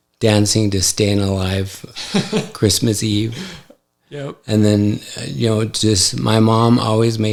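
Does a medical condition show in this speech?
Yes: ALS; affects hand function.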